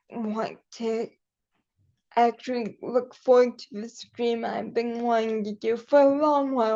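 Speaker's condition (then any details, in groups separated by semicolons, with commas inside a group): Cerebral palsy; quadriplegic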